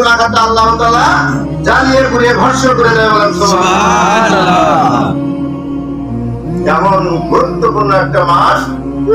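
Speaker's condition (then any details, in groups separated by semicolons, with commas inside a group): No condition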